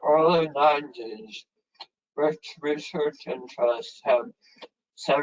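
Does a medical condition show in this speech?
Yes: head and neck cancer.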